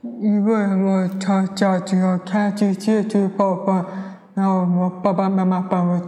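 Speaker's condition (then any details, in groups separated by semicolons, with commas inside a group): Hearing impairment; wears hearing aid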